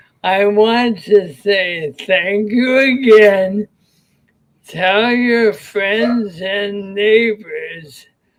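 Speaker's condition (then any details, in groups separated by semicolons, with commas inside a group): ALS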